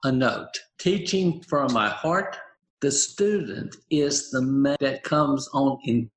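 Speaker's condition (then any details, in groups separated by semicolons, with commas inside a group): Aphasia, apraxia, dysarthria after stroke; motor apraxia, dysarthria from stroke, lost reading and writing, doctors said would never talk; initially mute, plans each sentence, interruption loses it, mistaken for drunk, carries aphasia card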